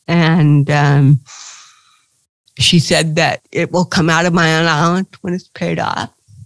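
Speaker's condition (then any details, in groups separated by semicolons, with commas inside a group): Cerebral palsy; speech therapy in preschool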